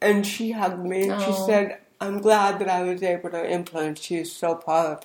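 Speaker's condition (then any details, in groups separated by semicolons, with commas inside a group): Cerebral palsy; speech therapy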